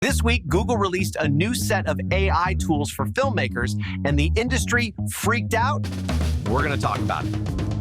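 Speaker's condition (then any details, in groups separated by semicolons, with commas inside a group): No condition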